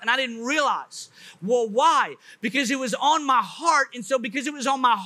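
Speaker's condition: No condition

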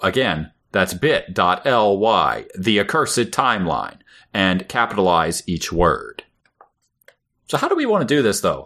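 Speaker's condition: No condition

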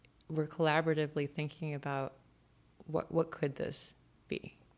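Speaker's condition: No condition

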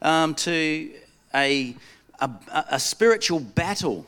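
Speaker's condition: No condition

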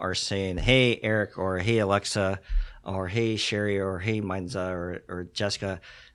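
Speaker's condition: Cleft lip and palate; congenital

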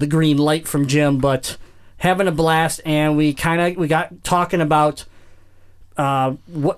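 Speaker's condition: Cleft palate; congenital cleft palate

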